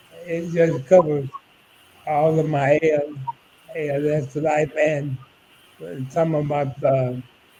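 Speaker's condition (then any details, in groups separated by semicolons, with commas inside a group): ALS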